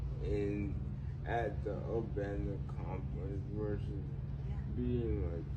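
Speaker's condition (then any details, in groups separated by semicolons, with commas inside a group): Cerebral palsy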